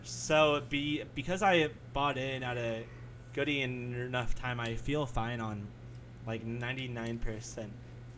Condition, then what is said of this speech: Stuttering. So if I'm going to talk to you, then you will hear the way I talk.